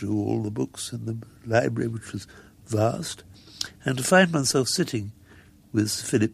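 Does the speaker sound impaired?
Yes: muscular dystrophy; progressive, death predicted at 16 but now nearly 70, wheelchair user, walked earlier; gradually able to do less, helped around by carers.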